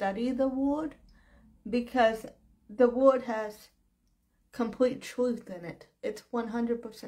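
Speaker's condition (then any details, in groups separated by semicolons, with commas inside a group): Cerebral palsy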